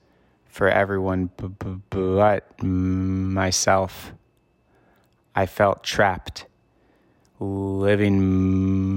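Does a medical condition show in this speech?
Yes: stuttering; stuttering for most of life, long a major source of shame; saying own name always hard, avoided reading aloud and presenting, hid stuttering; here repeated sounds, blocks.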